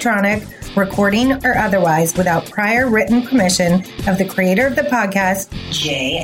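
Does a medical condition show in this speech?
No.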